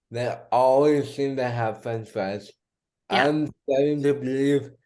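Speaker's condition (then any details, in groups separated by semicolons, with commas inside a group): Cerebral palsy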